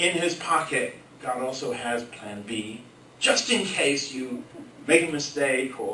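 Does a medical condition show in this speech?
No.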